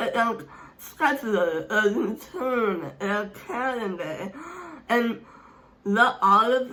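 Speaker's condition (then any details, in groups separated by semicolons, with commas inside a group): Speech impairment; hard to understand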